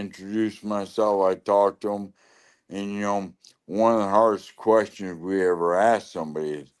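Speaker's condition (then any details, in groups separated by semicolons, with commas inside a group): Lou Gehrig's disease (ALS)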